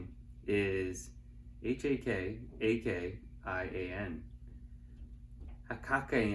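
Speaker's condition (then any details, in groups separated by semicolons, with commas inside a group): No condition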